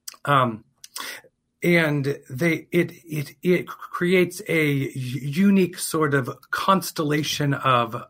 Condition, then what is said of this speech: Stuttering. I am very comfortable stuttering openly